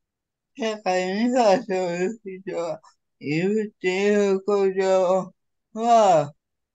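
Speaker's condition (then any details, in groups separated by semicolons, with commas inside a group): Cerebral palsy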